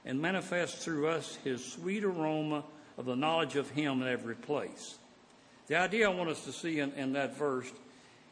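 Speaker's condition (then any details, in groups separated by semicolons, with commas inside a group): No condition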